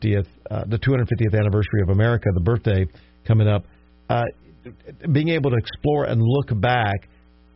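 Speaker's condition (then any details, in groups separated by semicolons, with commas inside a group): No condition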